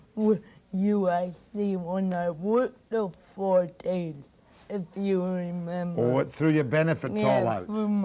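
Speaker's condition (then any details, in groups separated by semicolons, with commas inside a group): Cerebral palsy; walking and hand control improved over past year; speech improved over past year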